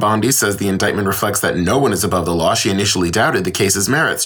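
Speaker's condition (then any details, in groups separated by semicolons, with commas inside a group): No condition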